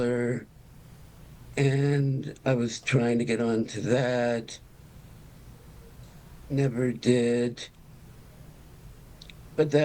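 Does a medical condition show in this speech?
Yes: Parkinson's disease; early-onset form.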